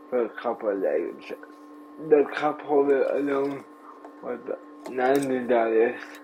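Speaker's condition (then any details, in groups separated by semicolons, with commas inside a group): Cerebral palsy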